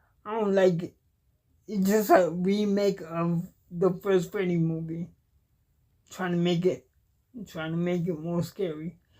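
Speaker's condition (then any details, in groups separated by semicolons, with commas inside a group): Cerebral palsy; cannot walk, uses wheelchair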